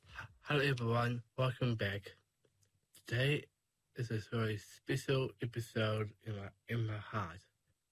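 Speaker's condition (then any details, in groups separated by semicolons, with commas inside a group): Down syndrome; age 21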